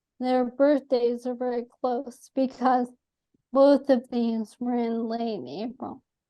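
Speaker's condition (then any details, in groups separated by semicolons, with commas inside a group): ALS; atypical case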